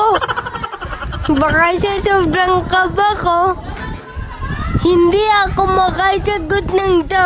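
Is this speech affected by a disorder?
Yes: cerebral palsy; affects hands, cannot write.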